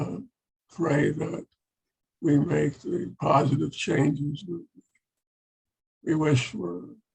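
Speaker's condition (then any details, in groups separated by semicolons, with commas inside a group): Parkinson's; long walks cause great distress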